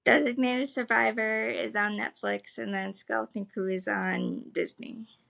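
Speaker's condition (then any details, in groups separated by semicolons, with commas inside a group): Cerebral palsy; spastic legs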